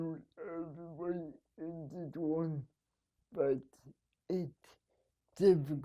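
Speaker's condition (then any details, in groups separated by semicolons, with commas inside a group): Cerebral palsy; needs help at night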